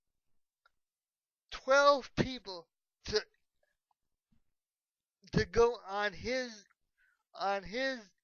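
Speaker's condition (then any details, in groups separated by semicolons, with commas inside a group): Cerebral palsy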